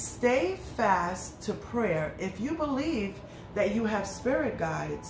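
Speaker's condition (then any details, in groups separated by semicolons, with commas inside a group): No condition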